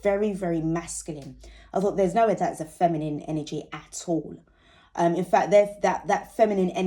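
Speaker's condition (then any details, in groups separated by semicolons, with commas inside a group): No condition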